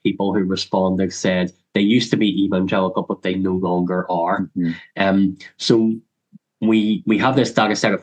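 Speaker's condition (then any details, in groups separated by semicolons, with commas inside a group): Cleft lip and palate; congenital, surgery and dental surgery in childhood; much speech therapy in childhood, dreaded reading aloud and public speaking as child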